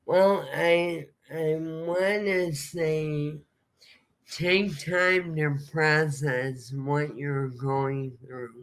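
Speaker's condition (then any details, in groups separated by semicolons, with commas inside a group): ALS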